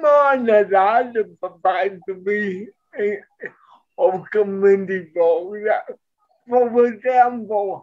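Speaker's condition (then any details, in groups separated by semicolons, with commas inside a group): Cerebral palsy; present from birth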